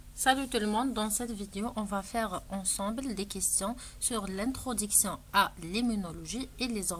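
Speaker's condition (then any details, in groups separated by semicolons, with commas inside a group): No condition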